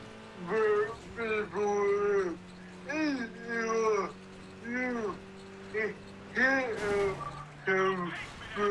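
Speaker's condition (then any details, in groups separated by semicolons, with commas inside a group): Cerebral palsy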